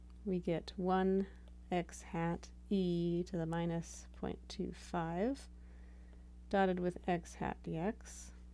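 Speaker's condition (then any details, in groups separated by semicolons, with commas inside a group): No condition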